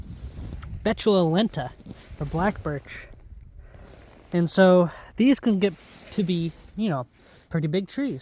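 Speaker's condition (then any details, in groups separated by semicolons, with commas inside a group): No condition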